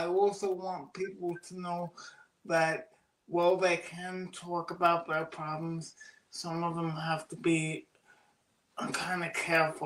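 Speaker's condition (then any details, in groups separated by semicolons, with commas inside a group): Cerebral palsy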